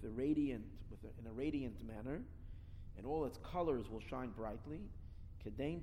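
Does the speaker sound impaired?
No.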